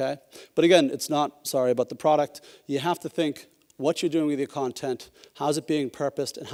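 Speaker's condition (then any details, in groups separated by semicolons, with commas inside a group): No condition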